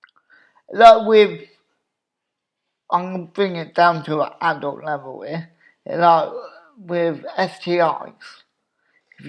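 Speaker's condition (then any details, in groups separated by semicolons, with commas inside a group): Cerebral palsy; obvious speech impediment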